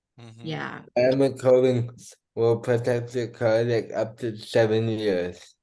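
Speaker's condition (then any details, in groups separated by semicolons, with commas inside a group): Cerebral palsy; diagnosed at about two months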